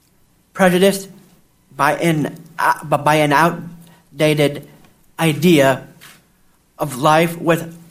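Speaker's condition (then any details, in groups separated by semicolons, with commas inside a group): Down syndrome; intellectual disability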